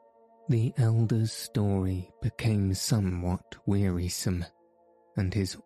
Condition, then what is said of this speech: None; typical speech.